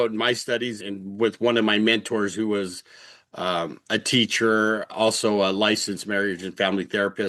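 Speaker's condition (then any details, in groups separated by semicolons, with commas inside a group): No condition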